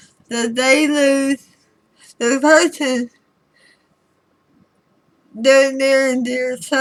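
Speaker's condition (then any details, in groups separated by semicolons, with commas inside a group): Throat cancer radiation damage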